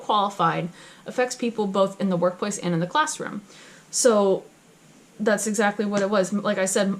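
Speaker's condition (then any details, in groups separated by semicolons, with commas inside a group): No condition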